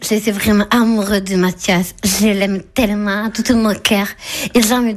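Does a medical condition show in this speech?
Yes: Down syndrome; trisomy 21, woman aged 28.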